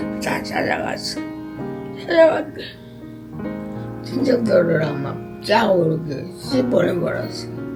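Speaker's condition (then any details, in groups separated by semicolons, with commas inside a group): Parkinson's disease; also dementia, over eighty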